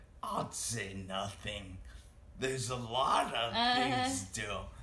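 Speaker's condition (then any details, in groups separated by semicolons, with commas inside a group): Traumatic brain injury; car accident at 28, multiple throat intubations; acquired at age 28 in car accident; speech difficulty from brain injury, throat pain when talking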